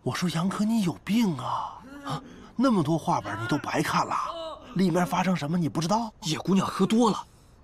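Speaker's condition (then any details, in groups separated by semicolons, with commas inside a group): No condition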